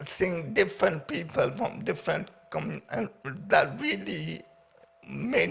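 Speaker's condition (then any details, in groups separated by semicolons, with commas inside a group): Paraplegia with essential tremor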